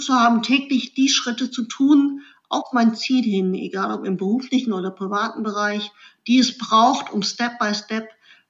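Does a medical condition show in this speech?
Yes: cleft lip and palate; congenital cleft lip.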